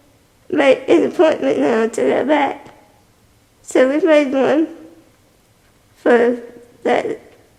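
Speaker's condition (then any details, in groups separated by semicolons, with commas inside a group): Spinal muscular atrophy type 2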